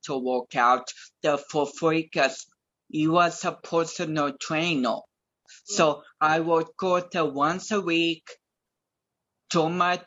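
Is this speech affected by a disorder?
Yes: cerebral palsy; speech affected.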